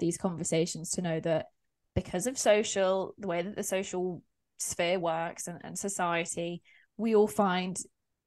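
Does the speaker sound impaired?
No.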